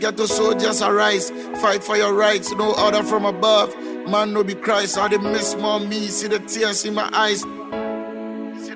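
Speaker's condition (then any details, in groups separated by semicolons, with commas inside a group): No condition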